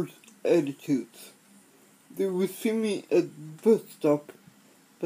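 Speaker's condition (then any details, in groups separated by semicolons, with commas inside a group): Cerebral palsy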